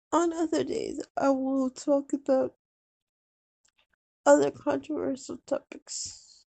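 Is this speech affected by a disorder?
Yes: cerebral palsy; wheelchair user.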